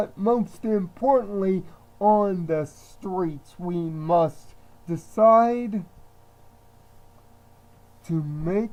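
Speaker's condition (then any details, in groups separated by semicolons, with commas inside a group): Cerebral palsy; from birth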